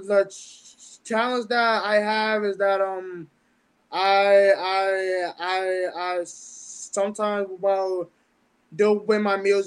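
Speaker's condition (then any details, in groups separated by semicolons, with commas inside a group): Stutter; mild stutter, low speech impediment since about age 10, intellectual learning disability from birth, hears instructions differently; certain words sometimes don't come out; repeated words, prolonged sounds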